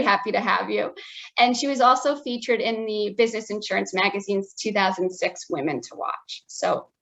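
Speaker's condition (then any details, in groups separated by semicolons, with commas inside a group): No condition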